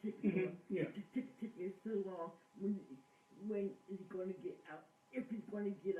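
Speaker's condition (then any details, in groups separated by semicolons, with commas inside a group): Cerebral palsy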